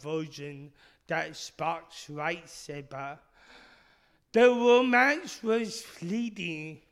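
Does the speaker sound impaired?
Yes: speech impediment; speech impediment since childhood.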